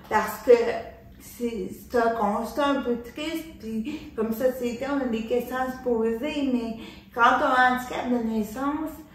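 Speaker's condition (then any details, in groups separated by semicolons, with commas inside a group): Cerebral palsy; from birth, uses wheelchair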